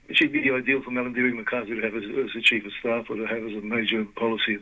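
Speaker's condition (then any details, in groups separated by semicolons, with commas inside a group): Parkinson's disease; limited capacity, can't do much more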